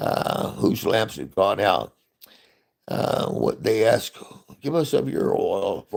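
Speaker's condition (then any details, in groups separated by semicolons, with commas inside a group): Parkinson's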